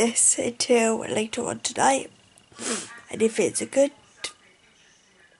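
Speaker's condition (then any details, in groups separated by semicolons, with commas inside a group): Cerebral palsy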